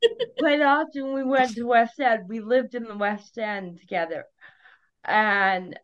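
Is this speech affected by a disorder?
Yes: cerebral palsy; onset at birth, needed resuscitation to breathe, diagnosed about 18 months later, physical therapy at Glen Rose Play School; no speech therapy needed as child, thanks to mother.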